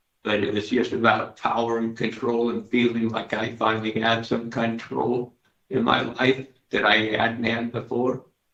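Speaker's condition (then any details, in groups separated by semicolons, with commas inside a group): Parkinson's disease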